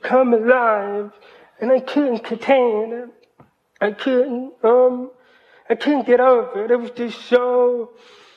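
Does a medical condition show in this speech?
Yes: hearing loss, cochlear implant; cochlear implant at 12, speech therapy.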